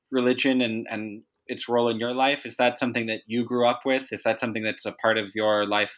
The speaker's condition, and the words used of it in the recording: None; typical speech.